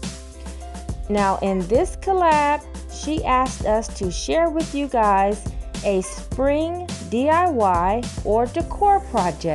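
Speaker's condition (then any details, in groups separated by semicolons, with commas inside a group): No condition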